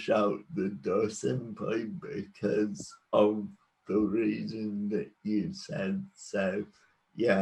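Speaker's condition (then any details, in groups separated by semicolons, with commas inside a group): Cerebral palsy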